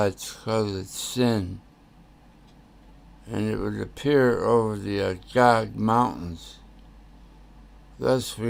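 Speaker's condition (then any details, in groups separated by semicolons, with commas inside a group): Tongue cancer; tongue tumor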